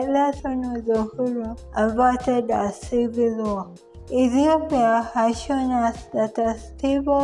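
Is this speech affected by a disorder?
Yes: cerebral palsy; from birth.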